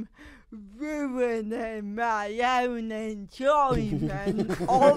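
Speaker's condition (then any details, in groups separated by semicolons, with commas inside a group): Cerebral palsy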